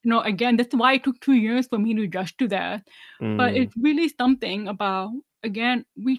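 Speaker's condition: Deafness, 99% hearing loss, severe

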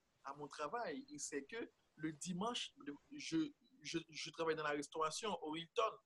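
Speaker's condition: Stuttering; father also stuttered, realized own stutter gradually over time, remarks about elocution from others; stuttering during interview; whole-word repetitions, comme, stuttered moments left uncut in videos; repeated words, blocks

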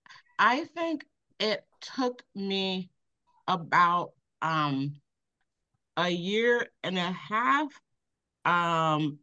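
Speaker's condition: Aphasia after stroke; cause stroke; seeing a therapist, keeps talking to improve; comprehends well but cannot repeat, viewer describes speech as clear

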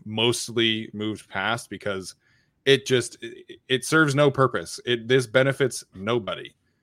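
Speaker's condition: No condition

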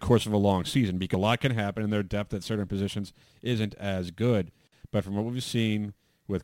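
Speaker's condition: No condition

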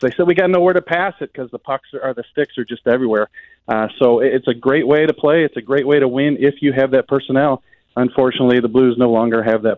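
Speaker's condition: No condition

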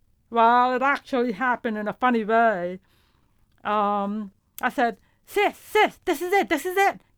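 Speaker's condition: Profound deafness; hears vowels but not consonants

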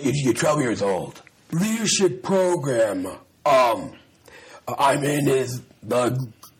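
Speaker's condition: Down syndrome; learning disability; public speaking training through Special Olympics Global Messenger program

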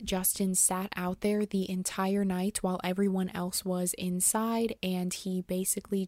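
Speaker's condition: No condition

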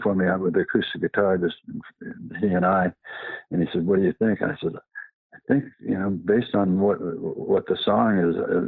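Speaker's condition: Parkinson's; past cancer

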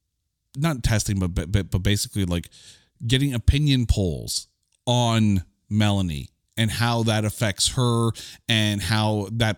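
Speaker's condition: No condition

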